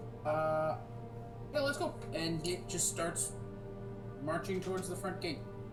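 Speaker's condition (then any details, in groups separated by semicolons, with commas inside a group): No condition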